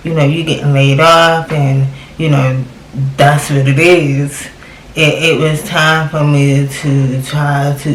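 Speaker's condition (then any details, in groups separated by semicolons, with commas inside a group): Cerebral palsy; from birth, left leg affected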